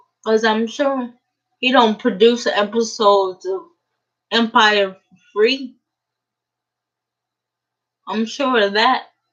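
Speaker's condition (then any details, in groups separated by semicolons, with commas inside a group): Cerebral palsy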